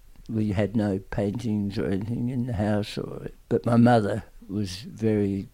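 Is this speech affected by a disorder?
Yes: tongue cancer; aggressive tongue cancer, radiotherapy and chemotherapy, stomach feeding tube for swallowing problems after treatment; lasting speech and swallowing problems, still present to a certain extent.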